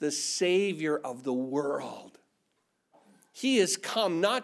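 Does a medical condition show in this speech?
No.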